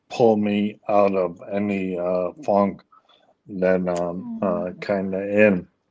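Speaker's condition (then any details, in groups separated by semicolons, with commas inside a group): ALS; speech issues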